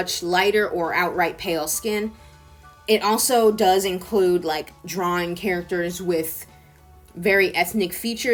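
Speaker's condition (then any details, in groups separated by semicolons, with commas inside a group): No condition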